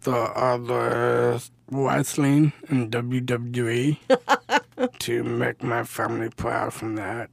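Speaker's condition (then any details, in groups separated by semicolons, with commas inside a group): Down syndrome; adult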